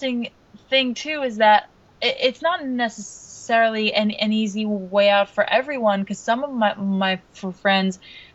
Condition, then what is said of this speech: Stuttering. I, even though I still stutter, I have physical tools that have been so ingrained in my mind that I would stutter a lot more.